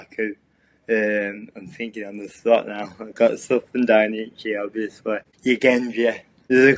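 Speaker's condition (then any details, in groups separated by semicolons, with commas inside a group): Cerebral palsy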